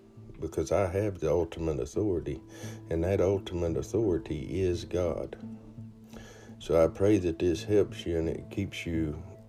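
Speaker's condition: No condition

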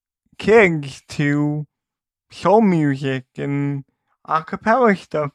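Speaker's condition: Cerebral palsy; a brain injury

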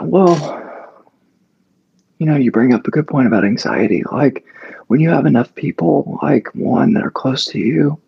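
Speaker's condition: Mixed spasmodic dysphonia; mixed abductor and adductor type, adult onset, cause unknown, multiple sclerosis ruled out by MRI; several years since onset, speech therapy with Shirley Gerson, Linklater technique, limited benefit, still blocks; strained, cracking, stuck in back of throat, whispery breaks, once lost voice completely

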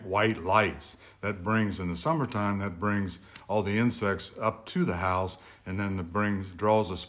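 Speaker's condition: No condition

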